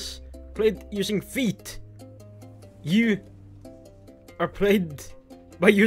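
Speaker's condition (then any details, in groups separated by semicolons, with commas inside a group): No condition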